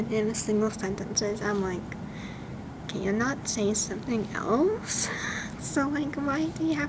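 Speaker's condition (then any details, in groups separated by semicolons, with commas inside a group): No condition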